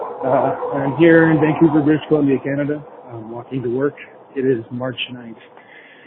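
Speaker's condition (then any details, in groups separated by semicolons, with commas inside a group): No condition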